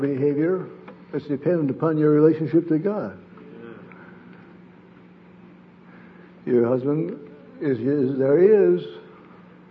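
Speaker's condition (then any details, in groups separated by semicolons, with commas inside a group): Parkinson's disease; diagnosed while wife was dying of cancer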